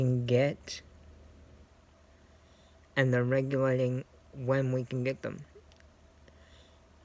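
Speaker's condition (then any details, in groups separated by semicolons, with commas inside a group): Cerebral palsy; scoliosis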